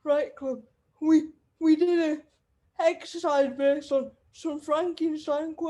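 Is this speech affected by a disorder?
Yes: cerebral palsy; wheelchair user.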